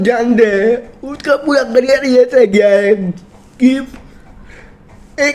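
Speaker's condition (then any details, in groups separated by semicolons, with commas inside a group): Cerebral palsy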